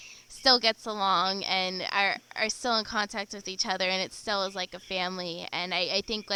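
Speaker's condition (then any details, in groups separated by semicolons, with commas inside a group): No condition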